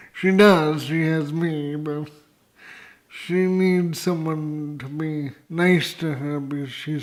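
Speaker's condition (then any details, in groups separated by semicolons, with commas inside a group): Spastic cerebral palsy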